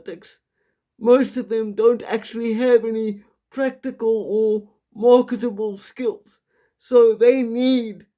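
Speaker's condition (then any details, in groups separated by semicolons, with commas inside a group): Quadriplegic cerebral palsy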